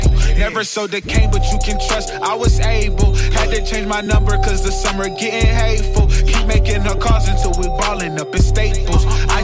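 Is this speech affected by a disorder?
No.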